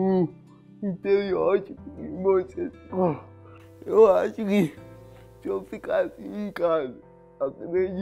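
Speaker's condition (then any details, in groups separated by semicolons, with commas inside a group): Cerebral palsy; some difficulty speaking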